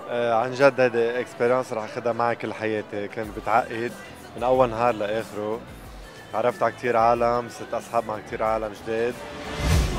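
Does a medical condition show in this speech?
No.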